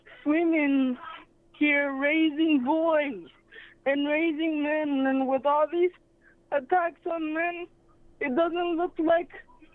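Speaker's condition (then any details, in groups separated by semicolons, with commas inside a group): Cerebral palsy; sometimes hard to talk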